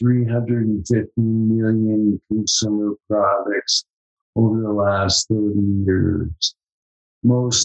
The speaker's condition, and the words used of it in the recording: ALS (motor neuron disease). So I don't have that deep, resonating radio voice that I used to have.